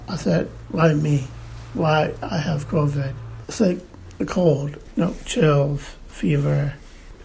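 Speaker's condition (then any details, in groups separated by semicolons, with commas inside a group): Down syndrome; caused by extra chromosome, congenital heart disease, replaced pulmonary valve, ventricular tachycardia, defibrillator, lung disease; recovered from COVID-19 with trip to Brigham and Women's Hospital, back to treadmill, elliptical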